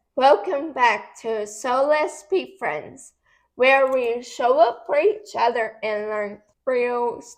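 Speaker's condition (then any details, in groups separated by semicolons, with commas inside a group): Cerebral palsy; affects muscles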